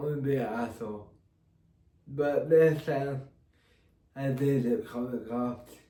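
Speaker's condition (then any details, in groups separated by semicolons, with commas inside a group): Cerebral palsy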